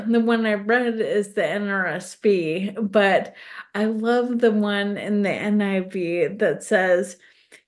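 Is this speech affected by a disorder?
Yes: ALS; progressive neurological disease, repeated falls on walks from about two years ago, tongue fasciculations, specialist-confirmed diagnosis.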